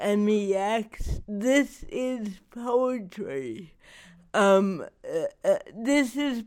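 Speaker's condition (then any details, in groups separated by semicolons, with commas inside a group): Cerebral palsy; wears down with age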